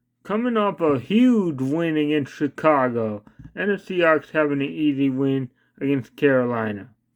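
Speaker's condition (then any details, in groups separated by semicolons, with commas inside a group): Cerebral palsy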